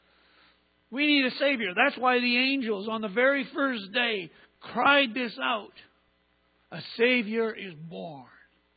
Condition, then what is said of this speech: No condition.